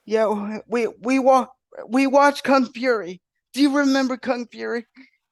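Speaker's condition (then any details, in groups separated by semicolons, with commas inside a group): Cerebral palsy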